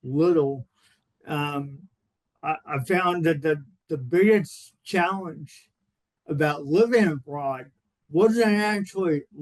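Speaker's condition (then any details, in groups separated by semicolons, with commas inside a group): Cerebral palsy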